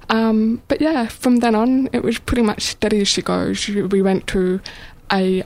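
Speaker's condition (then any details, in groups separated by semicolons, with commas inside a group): Deafness, born deaf; probably congenital deafness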